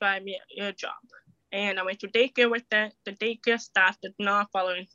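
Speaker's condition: Deafness, acquired at age 4 after ear infection; already speaking at onset, speech therapist from age six to grade five, speaks clearly, understood well

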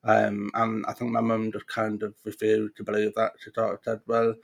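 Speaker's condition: Profound deafness; talks despite consultant predicting no speech and need for sign language

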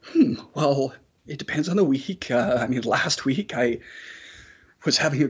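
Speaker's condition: Spasmodic dysphonia; voice changes began about 10 years ago, progressively worse over following year, many doctors missed diagnosis; slightly better over 10 years, can manipulate certain words and vocal cords to produce sound; vocal cords break open when speaking, breathy on certain syllables, can still communicate and be heard

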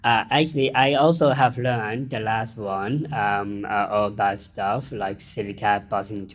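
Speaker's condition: Down syndrome; intellectual disability

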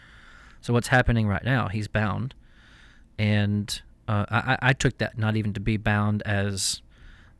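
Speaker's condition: No condition

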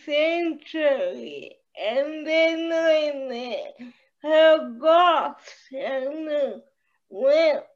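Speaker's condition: Cerebral palsy

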